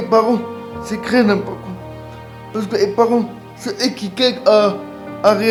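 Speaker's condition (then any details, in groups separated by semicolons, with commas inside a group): Cerebral palsy; present from birth, motor disorders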